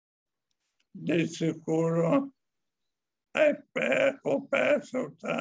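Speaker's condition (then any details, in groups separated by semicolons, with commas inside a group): Amyotrophic lateral sclerosis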